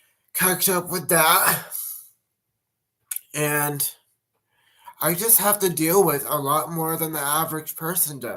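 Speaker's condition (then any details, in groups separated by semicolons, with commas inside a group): Cerebral palsy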